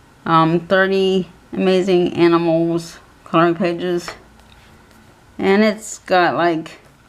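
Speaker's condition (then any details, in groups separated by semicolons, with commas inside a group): Cerebral palsy; physical handicap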